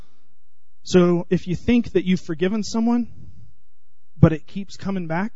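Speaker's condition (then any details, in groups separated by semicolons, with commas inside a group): No condition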